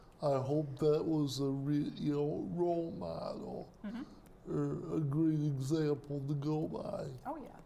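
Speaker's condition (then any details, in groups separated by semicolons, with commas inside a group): Cerebral palsy; speech impairment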